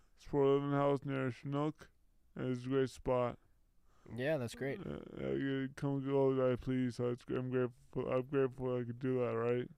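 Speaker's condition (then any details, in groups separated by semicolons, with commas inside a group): Brain injury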